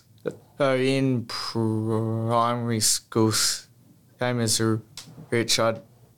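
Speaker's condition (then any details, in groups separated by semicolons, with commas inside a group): Stutter; childhood stutter, therapy grades 1-4, smooth speech at Box Hill Clinic 2 years from 14-15; prolonged sounds, blocks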